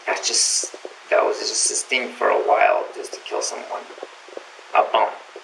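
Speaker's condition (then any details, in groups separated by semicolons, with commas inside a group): No condition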